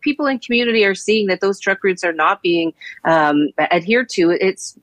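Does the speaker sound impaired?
No.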